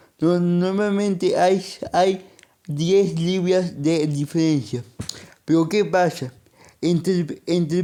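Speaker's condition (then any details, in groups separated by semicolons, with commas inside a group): Cerebral palsy; monthly medication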